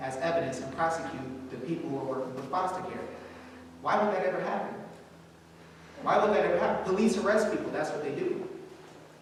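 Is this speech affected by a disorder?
No.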